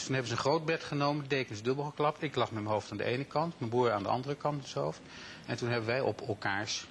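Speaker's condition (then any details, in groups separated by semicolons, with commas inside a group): No condition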